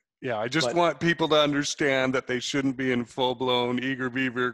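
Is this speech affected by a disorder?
No.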